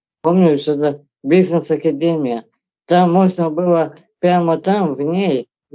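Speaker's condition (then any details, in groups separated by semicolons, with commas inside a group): Spinal muscular atrophy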